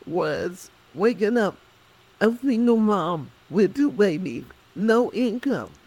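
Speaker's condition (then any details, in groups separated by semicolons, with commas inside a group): Cerebral palsy; speech affected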